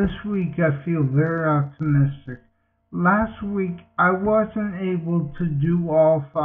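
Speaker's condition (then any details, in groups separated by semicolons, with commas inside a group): Multiple sclerosis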